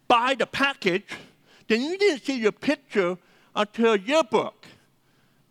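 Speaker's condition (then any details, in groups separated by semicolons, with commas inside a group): Deafness; hard time hearing phone callers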